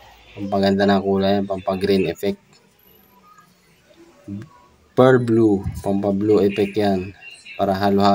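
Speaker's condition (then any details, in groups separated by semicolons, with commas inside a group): No condition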